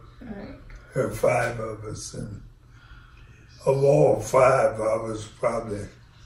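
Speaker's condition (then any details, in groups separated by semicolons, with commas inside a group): ALS; onset left foot drop, then left leg weakness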